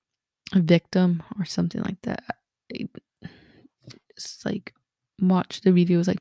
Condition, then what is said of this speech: Stuttering. I can't pronounce some fucking words.